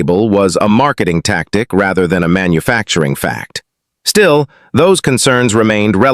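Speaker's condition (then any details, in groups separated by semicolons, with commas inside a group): No condition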